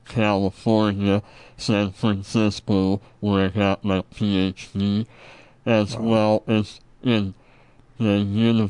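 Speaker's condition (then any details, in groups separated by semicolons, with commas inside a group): Treacher Collins syndrome; congenital genetic, no ears or ear canals, no eye sockets or cheekbones, jaw deformities, cleft palate; about 30 surgeries reconstructing whole facial skeleton, bone conduction hearing aids, hears through bones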